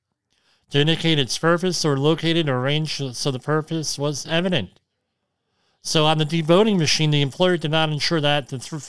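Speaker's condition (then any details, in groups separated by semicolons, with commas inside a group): Cleft lip and palate; implied much improved now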